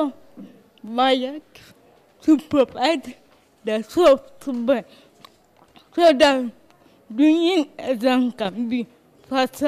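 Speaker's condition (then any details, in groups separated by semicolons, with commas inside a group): Cerebral palsy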